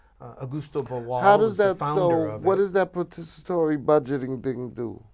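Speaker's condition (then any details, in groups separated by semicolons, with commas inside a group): No condition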